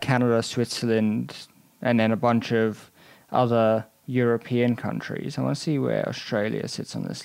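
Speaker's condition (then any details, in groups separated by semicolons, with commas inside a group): No condition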